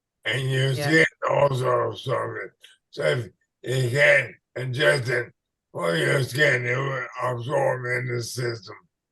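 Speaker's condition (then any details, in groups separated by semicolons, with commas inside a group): ALS/MND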